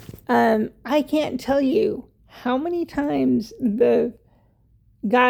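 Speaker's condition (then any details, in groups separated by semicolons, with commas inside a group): Cerebral palsy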